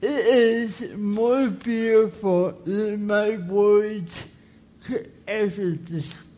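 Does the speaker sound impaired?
Yes: cerebral palsy; cerebral palsy from lack of oxygen to brain at birth, forceps delivery, no breathing for 25 minutes.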